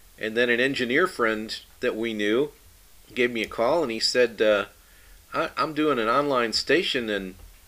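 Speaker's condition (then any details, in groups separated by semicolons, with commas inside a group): No condition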